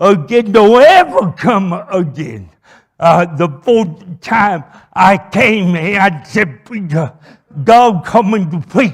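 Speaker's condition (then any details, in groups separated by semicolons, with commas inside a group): Cerebral palsy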